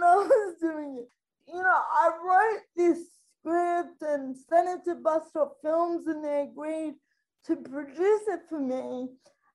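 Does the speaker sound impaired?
Yes: spastic quadriplegic cerebral palsy; affects all of daily life.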